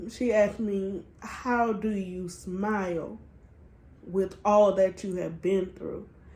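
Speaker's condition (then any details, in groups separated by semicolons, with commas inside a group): Cerebral palsy; spastic diplegia, from birth, weak legs, crouched gait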